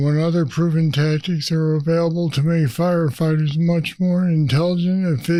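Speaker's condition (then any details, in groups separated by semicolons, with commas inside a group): Parkinson's disease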